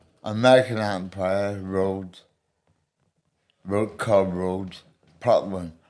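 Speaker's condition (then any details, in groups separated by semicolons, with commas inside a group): Medication-induced speech impediment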